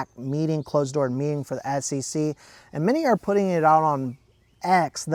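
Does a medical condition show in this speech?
No.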